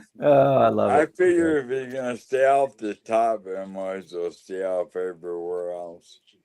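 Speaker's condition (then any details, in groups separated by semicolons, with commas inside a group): Lou Gehrig's disease (ALS)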